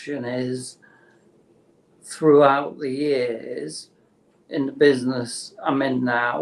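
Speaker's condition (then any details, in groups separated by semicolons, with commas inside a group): Motor neurone disease; terminal, no cure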